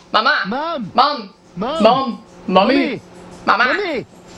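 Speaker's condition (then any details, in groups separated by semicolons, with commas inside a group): No condition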